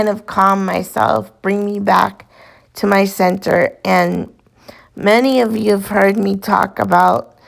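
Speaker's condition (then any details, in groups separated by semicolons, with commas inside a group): Cerebral palsy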